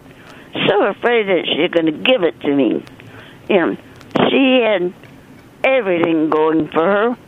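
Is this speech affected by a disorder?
Yes: stroke; speech worse than before stroke.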